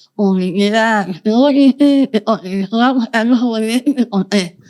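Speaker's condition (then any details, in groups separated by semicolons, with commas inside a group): Moebius syndrome, congenital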